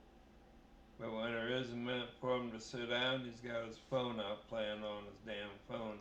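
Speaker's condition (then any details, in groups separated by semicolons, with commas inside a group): Brain injury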